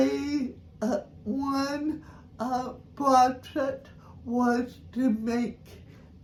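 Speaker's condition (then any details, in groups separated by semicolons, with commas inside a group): Cerebral palsy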